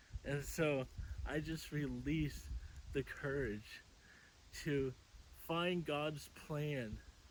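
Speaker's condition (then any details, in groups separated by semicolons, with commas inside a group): Cerebral palsy; since birth, affects balance, hand coordination; mild, not apparent to most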